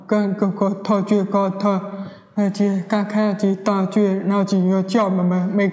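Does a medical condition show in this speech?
Yes: hearing impairment; wears hearing aid, hears car horns and ambulance sirens with hearing aid; converses orally with host without interpreter; speech not very clear, others may not understand her.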